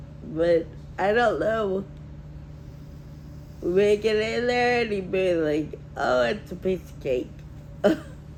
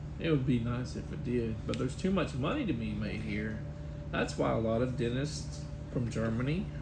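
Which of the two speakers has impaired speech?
The first: Friedreich ataxia; progressive; on gabapentin.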